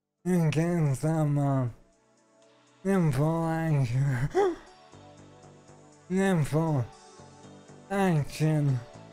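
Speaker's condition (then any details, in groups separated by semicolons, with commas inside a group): ALS; stem cell treatment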